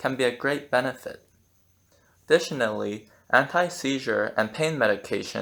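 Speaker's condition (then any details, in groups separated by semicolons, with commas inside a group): No condition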